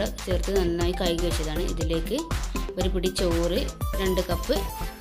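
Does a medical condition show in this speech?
No.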